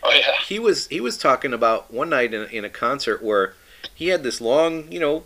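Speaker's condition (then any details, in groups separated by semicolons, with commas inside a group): No condition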